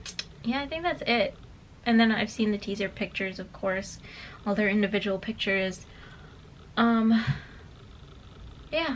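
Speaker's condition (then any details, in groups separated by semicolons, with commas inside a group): No condition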